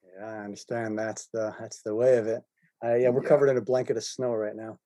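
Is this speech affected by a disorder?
No.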